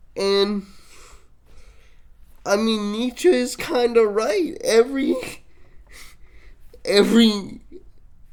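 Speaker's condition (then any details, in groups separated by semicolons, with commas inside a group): Cerebral palsy, mixed, mild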